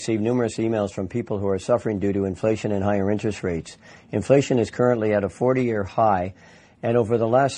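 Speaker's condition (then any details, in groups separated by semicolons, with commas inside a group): No condition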